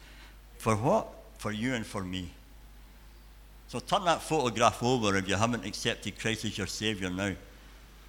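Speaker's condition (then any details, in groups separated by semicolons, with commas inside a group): Cleft palate and cleft lip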